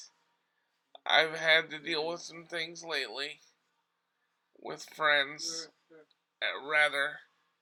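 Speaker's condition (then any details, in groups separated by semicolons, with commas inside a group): Cerebral palsy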